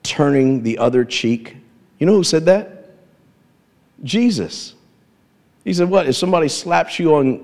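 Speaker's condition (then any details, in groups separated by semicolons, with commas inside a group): No condition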